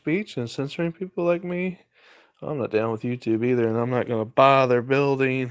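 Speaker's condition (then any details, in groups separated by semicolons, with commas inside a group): No condition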